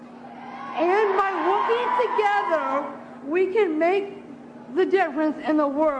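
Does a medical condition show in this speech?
Yes: Down syndrome.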